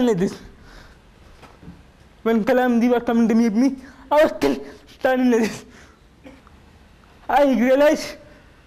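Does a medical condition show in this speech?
Yes: cerebral palsy.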